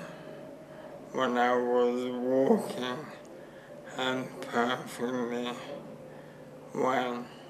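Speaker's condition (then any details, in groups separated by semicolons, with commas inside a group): Motor neuron disease; bulbar involvement, throat and mouth muscles; about 3 years since diagnosis, bulbar muscles weakening; throat and mouth weakness affecting speech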